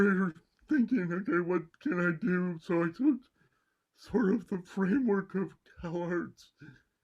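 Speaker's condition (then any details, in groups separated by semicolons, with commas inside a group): Cerebral palsy; mild left side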